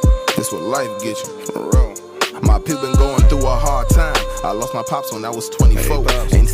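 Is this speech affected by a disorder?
No.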